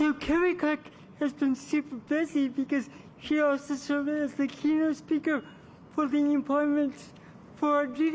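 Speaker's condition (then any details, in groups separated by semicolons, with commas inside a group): Cerebral palsy; from birth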